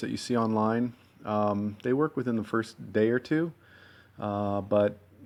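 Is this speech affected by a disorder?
No.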